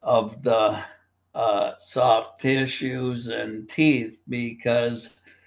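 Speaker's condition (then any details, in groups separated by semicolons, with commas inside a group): Primary lateral sclerosis, bulbar onset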